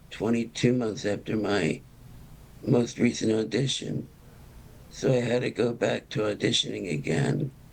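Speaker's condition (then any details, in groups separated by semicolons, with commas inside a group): Parkinson's disease; early-onset form; over 5 years since diagnosis, dystonia with leg cramps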